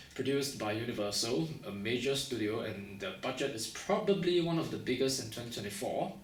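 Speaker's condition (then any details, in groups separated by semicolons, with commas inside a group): No condition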